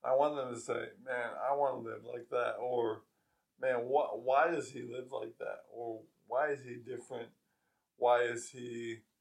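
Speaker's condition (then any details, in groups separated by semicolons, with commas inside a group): ALS; progressive weakness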